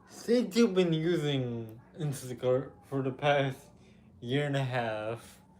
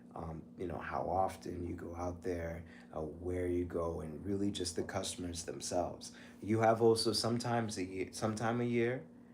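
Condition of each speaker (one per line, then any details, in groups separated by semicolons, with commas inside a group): Cerebral palsy; with developmental delay
No condition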